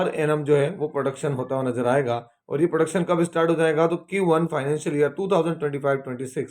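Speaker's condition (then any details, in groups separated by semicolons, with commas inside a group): No condition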